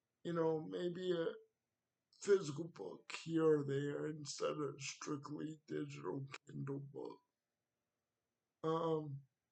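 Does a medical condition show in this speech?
Yes: cerebral palsy.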